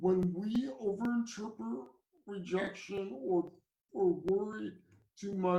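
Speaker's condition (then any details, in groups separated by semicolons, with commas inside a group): Cerebral palsy; from birth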